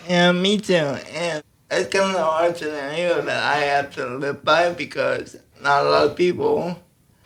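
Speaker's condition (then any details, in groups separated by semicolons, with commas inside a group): Cerebral palsy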